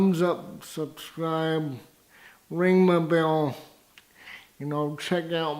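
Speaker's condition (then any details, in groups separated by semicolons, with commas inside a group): Cerebral palsy, severe; spastic type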